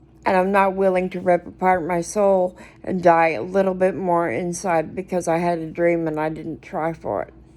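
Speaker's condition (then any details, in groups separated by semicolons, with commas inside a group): Cerebral palsy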